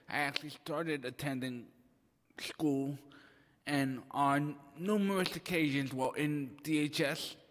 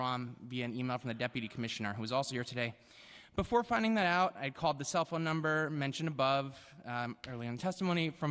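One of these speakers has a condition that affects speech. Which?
The first: cerebral palsy; very mild.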